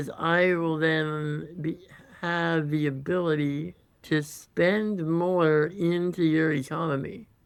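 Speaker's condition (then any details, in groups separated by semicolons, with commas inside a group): Congenital muscular dystrophy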